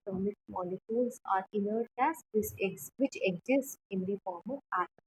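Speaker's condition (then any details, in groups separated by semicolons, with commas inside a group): No condition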